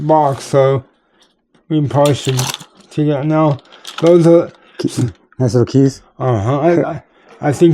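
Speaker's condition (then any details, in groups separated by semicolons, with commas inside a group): Cerebral palsy; tends to mess up words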